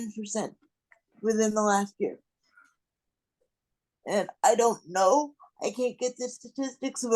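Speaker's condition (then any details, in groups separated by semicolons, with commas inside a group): Cerebral palsy; non-progressive, will not improve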